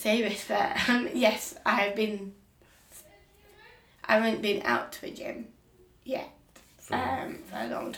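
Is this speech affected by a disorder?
Yes: Down syndrome; Down syndrome since birth.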